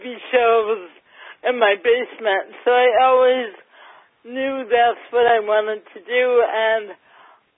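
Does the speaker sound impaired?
Yes: cerebral palsy, mild; mildly affects speech.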